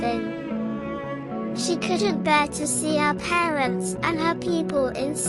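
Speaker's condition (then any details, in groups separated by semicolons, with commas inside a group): No condition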